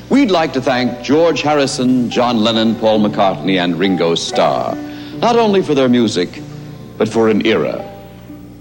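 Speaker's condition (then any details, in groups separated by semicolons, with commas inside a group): No condition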